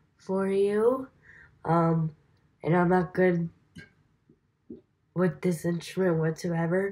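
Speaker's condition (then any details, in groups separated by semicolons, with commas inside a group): Cerebral palsy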